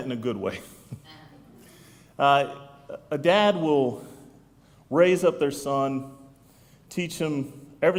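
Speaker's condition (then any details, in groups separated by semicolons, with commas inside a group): No condition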